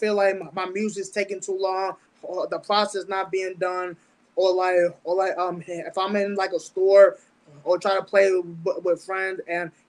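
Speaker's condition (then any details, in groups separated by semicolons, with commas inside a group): Stutter; mild speech impediment with stuttering since about age 10, autism spectrum, intellectual learning disability from birth; fears certain words coming out, avoids long talking on stage, expresses self differently; repeated sounds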